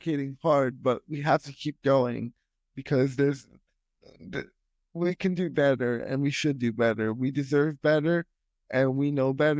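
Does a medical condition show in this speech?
Yes: spastic quadriplegic cerebral palsy.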